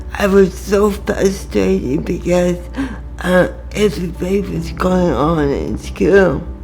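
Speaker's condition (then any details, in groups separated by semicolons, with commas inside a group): Cerebral palsy; from birth; uses assistive technology to communicate; communication difficult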